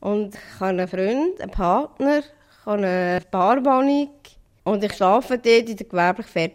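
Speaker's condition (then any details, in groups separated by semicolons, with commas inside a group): Down syndrome; trisomy 21, present from birth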